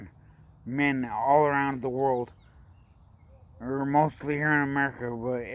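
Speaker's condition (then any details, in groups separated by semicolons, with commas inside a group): Brain injury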